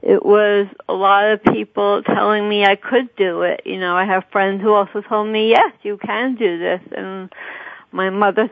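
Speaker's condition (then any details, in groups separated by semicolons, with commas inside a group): Cerebral palsy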